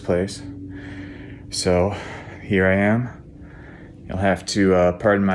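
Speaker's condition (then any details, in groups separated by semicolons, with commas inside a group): No condition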